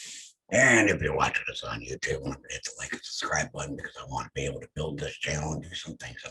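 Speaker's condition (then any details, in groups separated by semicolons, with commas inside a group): Head and neck cancer; voice lost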